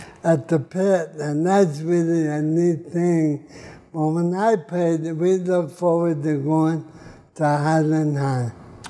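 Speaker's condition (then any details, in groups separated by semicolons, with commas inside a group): ALS (Lou Gehrig's disease)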